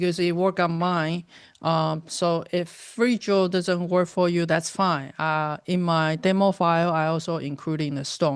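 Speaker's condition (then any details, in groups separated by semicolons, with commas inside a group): No condition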